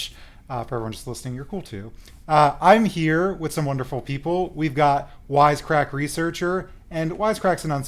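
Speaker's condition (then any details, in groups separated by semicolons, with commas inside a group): No condition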